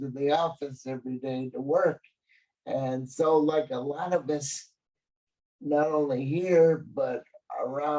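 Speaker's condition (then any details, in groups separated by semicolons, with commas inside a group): Cerebral palsy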